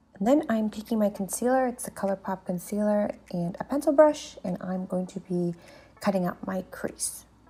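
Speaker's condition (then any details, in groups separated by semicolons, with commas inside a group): No condition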